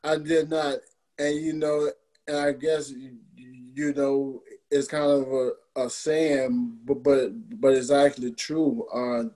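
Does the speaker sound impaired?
Yes: stutter; developmental, from birth, therapy age 5 to 22, then two years at Northwestern after Bears draft; largely overcome, no effect on current life; as child stuttered within five or six words, now complete fluency for ninety-minute talks; here repeated sounds, repeated words.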